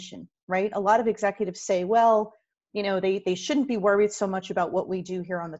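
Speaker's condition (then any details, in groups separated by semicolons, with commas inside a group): No condition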